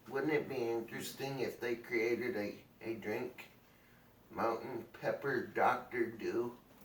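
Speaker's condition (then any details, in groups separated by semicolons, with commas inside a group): Cerebral palsy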